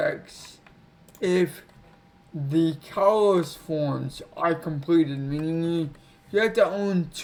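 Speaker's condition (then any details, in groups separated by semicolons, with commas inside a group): Cerebral palsy; affects legs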